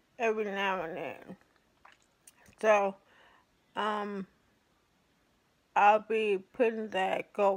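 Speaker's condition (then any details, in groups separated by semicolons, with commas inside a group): ALS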